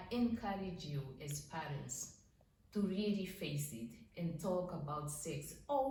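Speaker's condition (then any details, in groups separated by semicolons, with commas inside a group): No condition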